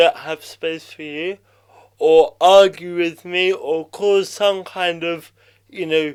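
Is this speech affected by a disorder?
Yes: cerebral palsy.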